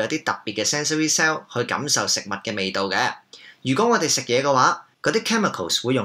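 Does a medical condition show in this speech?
No.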